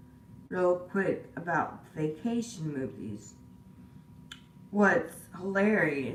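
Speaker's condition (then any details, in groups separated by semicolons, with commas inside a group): Disability causing slurred speech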